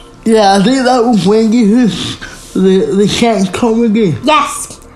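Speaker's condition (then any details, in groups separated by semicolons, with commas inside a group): Speech impairment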